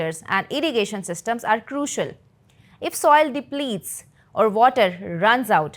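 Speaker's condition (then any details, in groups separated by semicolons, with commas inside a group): No condition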